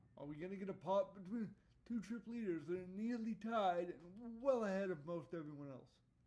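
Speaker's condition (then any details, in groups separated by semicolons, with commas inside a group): Cerebral palsy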